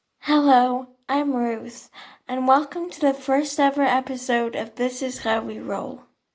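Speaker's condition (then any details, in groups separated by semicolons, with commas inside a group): Cerebral palsy; eats, chews and swallows normally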